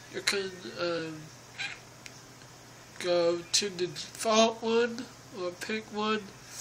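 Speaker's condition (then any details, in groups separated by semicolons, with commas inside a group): Cerebral palsy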